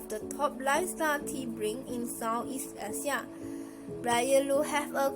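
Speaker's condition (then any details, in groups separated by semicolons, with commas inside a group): No condition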